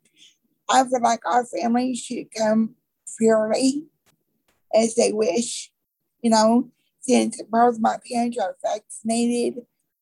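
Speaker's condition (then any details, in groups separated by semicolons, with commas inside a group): Cerebral palsy; from birth, birth defect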